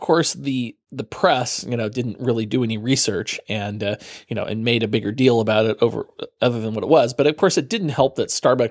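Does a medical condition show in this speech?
No.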